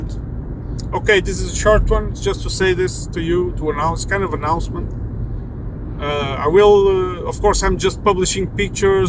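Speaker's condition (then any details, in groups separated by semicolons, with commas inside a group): No condition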